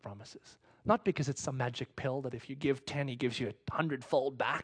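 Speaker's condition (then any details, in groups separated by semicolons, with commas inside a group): No condition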